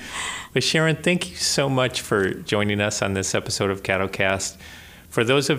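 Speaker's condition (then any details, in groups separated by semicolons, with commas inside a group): No condition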